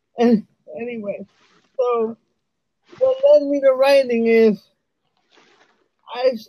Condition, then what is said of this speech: Cerebral palsy. I know there's software, speaking software, to help me write, but for some reason my speech pattern can't go as fast as my thoughts, if that makes sense.